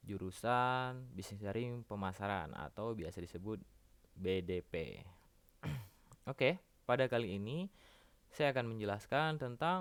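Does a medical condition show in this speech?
No.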